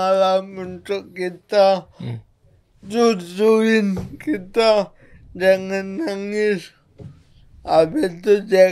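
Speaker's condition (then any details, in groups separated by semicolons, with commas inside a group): Cerebral palsy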